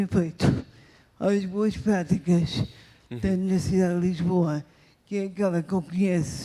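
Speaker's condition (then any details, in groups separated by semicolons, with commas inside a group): Cerebral palsy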